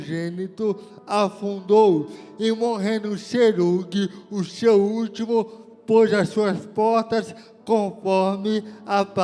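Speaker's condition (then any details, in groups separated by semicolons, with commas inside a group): Cerebral palsy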